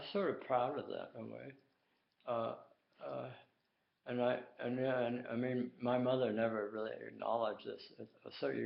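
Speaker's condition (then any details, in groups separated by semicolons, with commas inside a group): Tongue cancer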